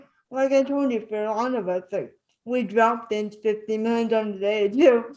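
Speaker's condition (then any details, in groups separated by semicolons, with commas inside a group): Spastic cerebral palsy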